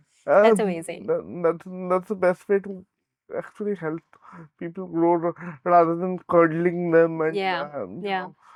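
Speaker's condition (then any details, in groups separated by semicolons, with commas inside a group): Cerebral palsy; brain oxygen deprivation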